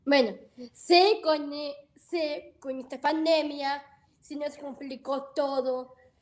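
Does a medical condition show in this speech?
Yes: Down syndrome; present from birth, heart surgery.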